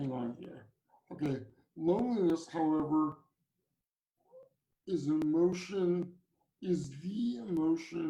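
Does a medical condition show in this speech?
Yes: cerebral palsy; from birth.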